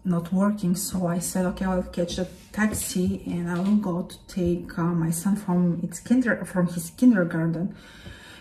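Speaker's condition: No condition

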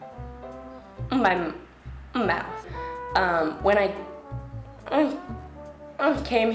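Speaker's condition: Stutter; stutter since childhood, avoided oral communication in earlier life; speaks with audible stutter in this recording; often stutters over own name, listeners think name forgotten, listeners may need time to adjust; repeated sounds, blocks

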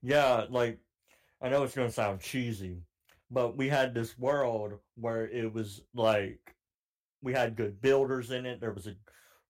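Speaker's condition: Cleft palate; cleft palate since childhood

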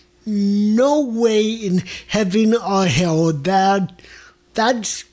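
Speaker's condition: Mild cerebral palsy; mild cerebral palsy from birth, non-progressive

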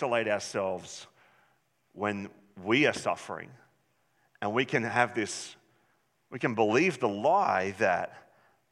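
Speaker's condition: No condition

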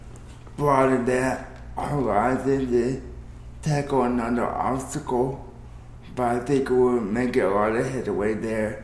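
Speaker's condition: Cerebral palsy

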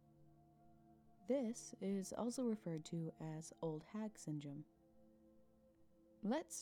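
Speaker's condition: No condition

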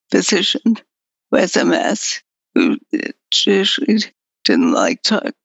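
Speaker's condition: Progressive multiple sclerosis; walker to scooter to wheelchairs

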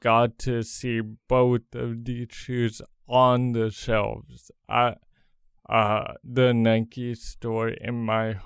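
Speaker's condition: Cerebral palsy; congenital

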